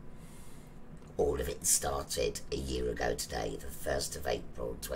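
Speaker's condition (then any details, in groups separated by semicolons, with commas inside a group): Laryngectomy; trachea partly removed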